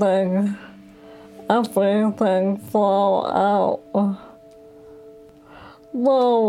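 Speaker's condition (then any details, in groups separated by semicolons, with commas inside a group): ALS; nearly a decade since diagnosis, breathes unaided, pseudobulbar affect, laughs and cries easily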